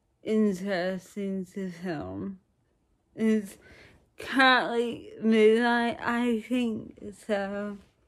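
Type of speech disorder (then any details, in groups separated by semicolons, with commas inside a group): Dysarthria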